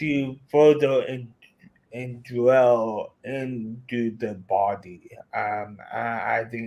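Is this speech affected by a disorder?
Yes: cerebral palsy; affects speech.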